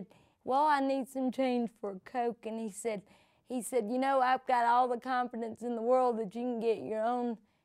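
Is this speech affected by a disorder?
Yes: cerebral palsy; from birth.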